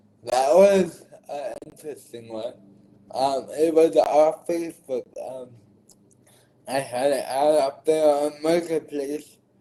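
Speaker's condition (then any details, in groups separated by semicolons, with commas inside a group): Cerebral palsy; diagnosed after cardiac arrest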